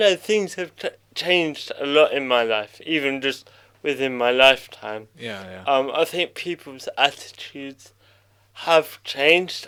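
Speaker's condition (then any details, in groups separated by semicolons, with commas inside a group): Cerebral palsy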